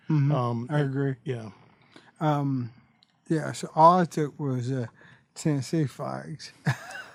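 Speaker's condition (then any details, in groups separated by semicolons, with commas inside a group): ALS; bulbar-upper onset, tongue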